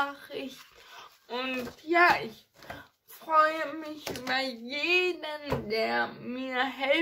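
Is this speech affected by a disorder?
Yes: ataxia; ataxia affecting hands and fingers.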